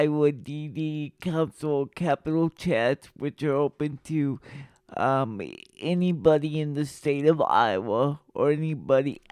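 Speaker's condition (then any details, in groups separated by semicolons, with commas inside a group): Cerebral palsy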